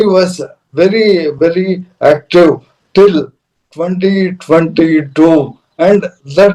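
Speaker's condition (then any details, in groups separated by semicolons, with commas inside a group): ALS / motor neuron disease; onset around 2022, diagnosed last year, mobility very severely affected; speech very severely affected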